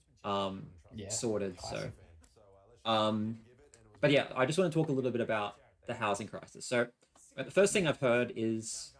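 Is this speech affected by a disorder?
No.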